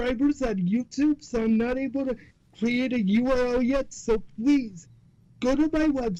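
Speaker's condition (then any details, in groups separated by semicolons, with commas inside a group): Cerebral palsy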